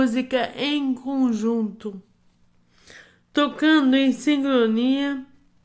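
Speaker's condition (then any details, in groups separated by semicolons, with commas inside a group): Amyotrophic lateral sclerosis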